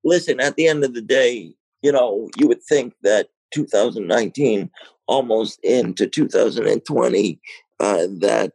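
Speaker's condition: Cerebral palsy, mild

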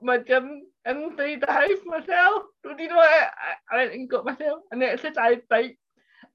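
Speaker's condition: Cerebral palsy; speech impairment

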